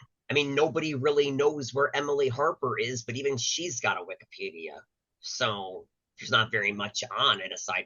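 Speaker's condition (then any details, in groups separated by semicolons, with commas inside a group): No condition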